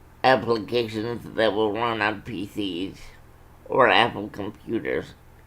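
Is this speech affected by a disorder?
Yes: cerebral palsy.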